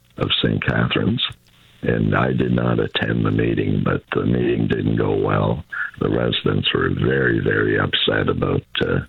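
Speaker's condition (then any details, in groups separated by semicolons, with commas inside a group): Throat cancer; throat cancer as fifth bout of cancer; recovered, ongoing throat trouble, trouble with taste, low energy; voice affected by throat cancer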